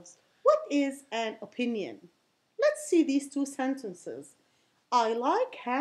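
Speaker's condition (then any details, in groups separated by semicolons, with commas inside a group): No condition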